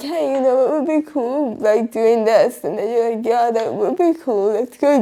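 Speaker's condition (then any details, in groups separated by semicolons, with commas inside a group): Cerebral palsy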